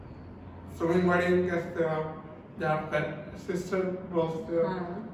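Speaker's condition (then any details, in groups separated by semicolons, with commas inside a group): Cerebral palsy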